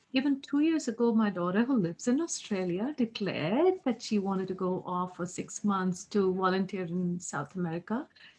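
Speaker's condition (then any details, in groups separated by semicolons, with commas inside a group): No condition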